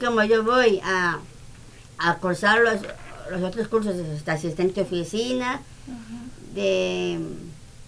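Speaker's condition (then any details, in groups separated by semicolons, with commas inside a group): Down syndrome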